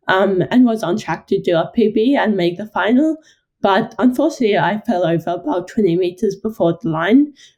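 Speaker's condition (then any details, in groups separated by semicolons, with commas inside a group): Ataxic cerebral palsy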